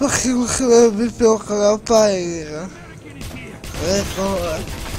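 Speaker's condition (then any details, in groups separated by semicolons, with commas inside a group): Cerebral palsy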